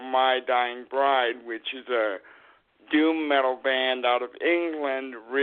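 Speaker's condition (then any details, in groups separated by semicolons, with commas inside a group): Cerebral palsy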